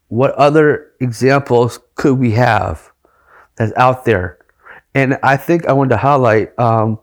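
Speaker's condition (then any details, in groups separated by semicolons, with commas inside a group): Down syndrome; genetic, from birth, developmental, childhood physical and fine motor therapists filmed monthly home visits; adult, decades since birth; experienced public speaker, speaking publicly called a talent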